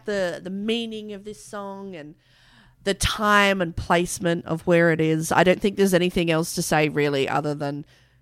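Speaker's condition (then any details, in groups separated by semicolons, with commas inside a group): No condition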